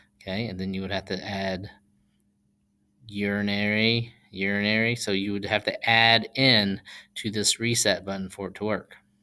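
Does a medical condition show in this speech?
No.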